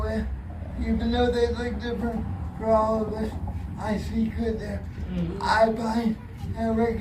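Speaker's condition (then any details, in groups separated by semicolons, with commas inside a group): Cerebral palsy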